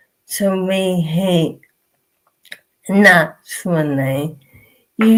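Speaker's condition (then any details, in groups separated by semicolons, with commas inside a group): Motor neurone disease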